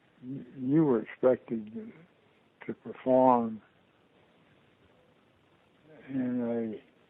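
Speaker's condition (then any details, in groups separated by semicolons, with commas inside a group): Parkinson's disease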